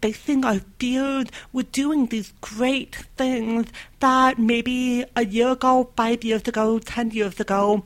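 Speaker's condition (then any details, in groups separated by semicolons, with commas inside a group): Deafness; hearing aid in left ear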